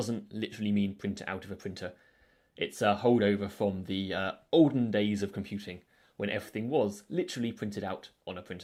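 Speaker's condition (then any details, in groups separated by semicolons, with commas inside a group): No condition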